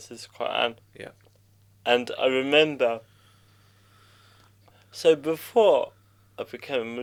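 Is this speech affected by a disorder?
Yes: cerebral palsy.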